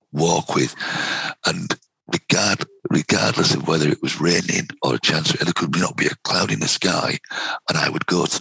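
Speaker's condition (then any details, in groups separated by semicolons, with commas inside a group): Vocal cord cancer, head and neck cancer, right vocal cord; three years out of treatment, no recurrence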